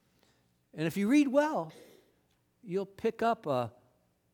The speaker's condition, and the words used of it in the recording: None; typical speech.